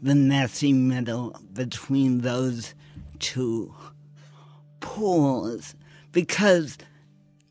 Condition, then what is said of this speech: Cerebral palsy. That would mean that my hands tremored less, that I would speak without a slur, that I would have more balance and coordination, on and on and on.